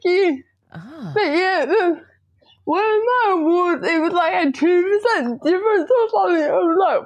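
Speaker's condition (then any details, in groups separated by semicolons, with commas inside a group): Cerebral palsy, spastic diplegia; teenager, fully mobile without wheelchair, scooter planned through NDIS, on medication, no surgery yet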